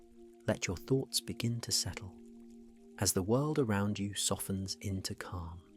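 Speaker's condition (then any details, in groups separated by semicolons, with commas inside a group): No condition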